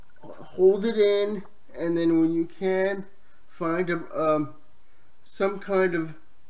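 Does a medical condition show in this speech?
Yes: cerebral palsy, spastic diplegia.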